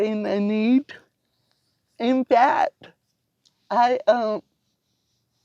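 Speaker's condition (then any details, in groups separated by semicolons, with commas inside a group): Cerebral palsy; from birth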